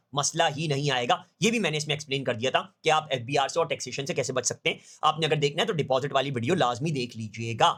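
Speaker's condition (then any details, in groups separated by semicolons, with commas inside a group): No condition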